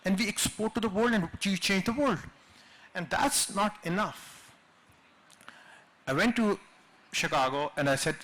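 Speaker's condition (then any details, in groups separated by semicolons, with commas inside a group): No condition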